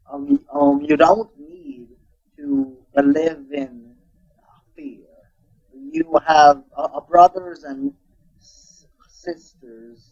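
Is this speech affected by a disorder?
Yes: stuttering; involved with Our Time, youth theater company for stuttering, New York City; here prolonged sounds, blocks.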